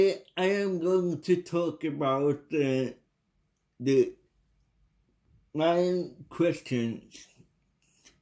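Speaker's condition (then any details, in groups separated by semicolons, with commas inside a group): Cerebral palsy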